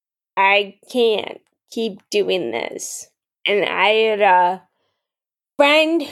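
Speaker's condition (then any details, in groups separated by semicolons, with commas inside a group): Friedreich's ataxia; ambulatory until about 21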